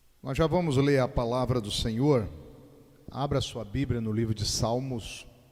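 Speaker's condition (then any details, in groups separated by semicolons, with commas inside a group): No condition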